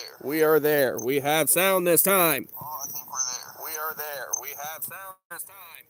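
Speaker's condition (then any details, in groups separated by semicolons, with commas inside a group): No condition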